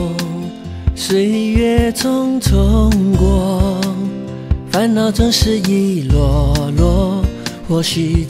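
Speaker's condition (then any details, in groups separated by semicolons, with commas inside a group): No condition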